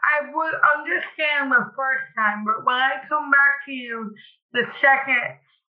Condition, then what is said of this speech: Cerebral palsy. Like, on paper, I was a model student, but as soon as I opened my mouth, people would assume otherwise.